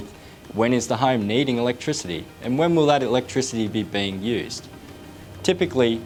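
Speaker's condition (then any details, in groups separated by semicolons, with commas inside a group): No condition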